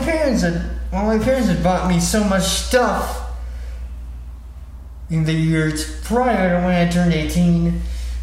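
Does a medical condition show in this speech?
Yes: cerebral palsy; 19-year-old man, former patient at CRIT (Children's Rehabilitation Institute), therapists Natalie, Jose, Paula; college student, uses campus disability accommodations; host says he has a perfect voice for podcast, does voice acting.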